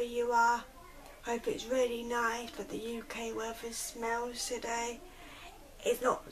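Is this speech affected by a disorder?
Yes: cerebral palsy.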